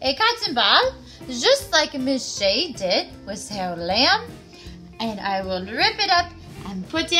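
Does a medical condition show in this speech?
No.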